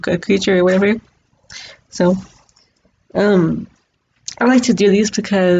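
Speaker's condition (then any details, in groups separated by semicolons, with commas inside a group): Cerebral palsy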